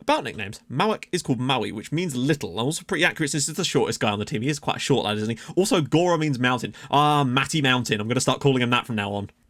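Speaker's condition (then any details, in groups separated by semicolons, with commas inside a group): No condition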